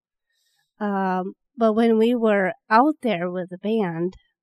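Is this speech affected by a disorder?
Yes: Down syndrome; also hard time breathing.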